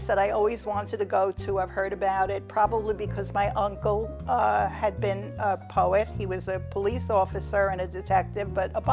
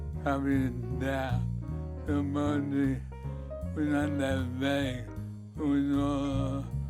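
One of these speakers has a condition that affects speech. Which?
The second: Parkinson's disease; nearly 20 years since onset, speech and physical therapy, medications, rigidity; hard to understand, swallowing muscles affected, mouth exercises.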